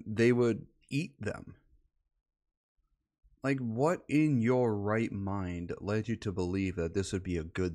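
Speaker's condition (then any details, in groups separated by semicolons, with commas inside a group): No condition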